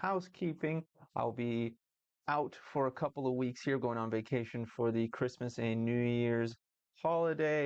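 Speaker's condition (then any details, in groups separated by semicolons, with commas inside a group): No condition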